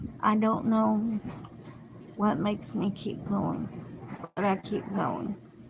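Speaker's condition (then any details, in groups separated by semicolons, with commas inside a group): Cerebral palsy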